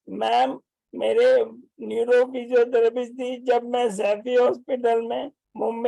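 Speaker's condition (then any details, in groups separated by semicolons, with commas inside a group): Motor neurone disease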